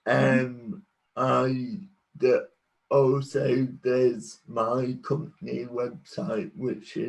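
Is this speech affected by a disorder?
Yes: cerebral palsy.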